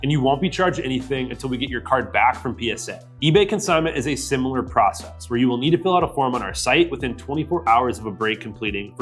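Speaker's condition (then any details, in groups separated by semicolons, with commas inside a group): No condition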